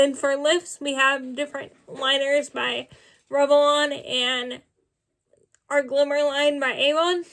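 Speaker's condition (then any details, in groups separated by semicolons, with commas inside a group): Cerebral palsy, spastic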